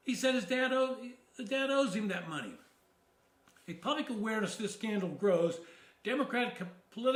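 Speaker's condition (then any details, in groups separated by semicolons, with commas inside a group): No condition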